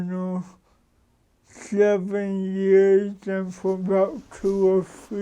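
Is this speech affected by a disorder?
Yes: cerebral palsy.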